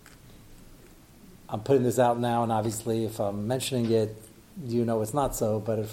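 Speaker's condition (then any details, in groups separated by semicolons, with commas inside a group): No condition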